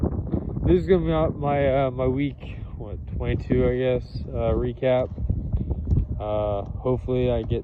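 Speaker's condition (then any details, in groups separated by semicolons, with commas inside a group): No condition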